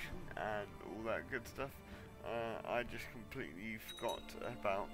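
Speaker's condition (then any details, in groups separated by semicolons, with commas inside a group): Cerebral palsy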